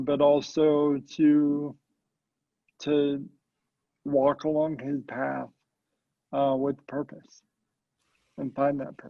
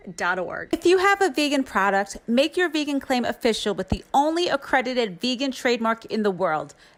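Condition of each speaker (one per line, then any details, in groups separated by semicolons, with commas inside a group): Cerebral palsy; very mild form, difficult birth, heart transplant as teenager; diagnosed at age three; mild form affects speech
No condition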